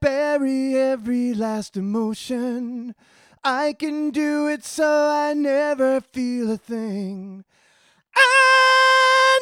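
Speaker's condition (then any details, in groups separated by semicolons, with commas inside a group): No condition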